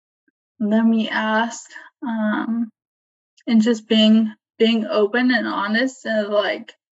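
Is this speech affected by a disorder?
Yes: ALS, limb onset; diagnosed at age 25, onset in arms and legs, not bulbar onset; voice tires and gets close to being lost while talking.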